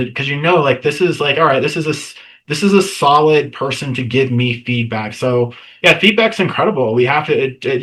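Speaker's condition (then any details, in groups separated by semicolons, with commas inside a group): No condition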